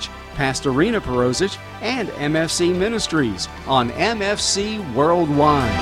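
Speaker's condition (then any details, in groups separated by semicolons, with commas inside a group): No condition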